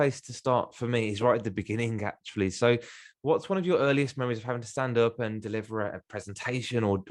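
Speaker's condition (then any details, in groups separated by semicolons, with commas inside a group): No condition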